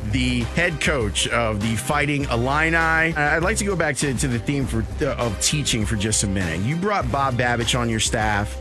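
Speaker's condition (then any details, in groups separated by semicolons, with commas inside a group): No condition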